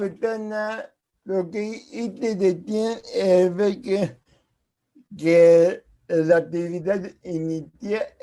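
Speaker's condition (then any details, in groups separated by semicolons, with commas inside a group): Cerebral palsy; speaks as if with potato in mouth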